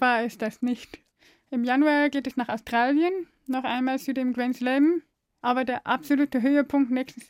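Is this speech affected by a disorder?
Yes: deafness; deaf since birth, diagnosed by brainstem audiometry, suspected oxygen lack from cord around neck at birth; hearing aids worn in training, removed for deaf competitions, counts score aloud, uses hand signs; speaks very clearly, spoken language learned via early intervention, mother, Aachen deaf kindergarten, balloons.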